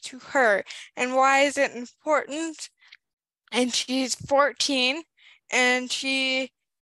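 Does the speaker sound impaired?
Yes: cerebral palsy; recent vision impairment, cerebral palsy impacts more physically, mentally, emotionally.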